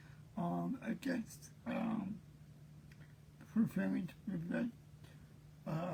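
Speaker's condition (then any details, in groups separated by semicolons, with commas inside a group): Cerebral palsy; present since birth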